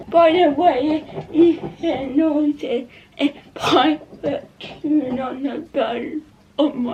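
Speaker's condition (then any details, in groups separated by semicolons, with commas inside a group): Cerebral palsy; not quadriplegic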